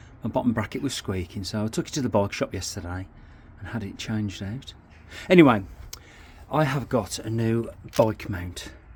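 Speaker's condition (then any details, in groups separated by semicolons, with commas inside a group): No condition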